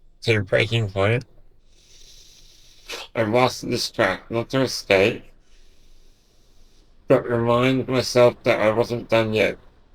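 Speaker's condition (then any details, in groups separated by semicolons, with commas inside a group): Duchenne muscular dystrophy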